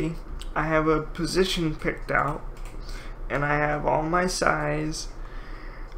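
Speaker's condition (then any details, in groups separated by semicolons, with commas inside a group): Cerebral palsy, mild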